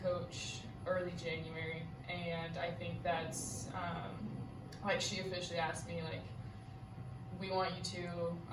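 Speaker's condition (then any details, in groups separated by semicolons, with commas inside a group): No condition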